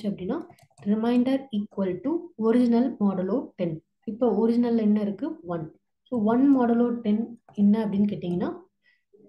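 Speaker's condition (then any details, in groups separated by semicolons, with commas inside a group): No condition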